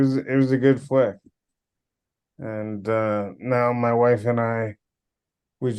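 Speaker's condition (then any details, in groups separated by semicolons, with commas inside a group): Cerebral palsy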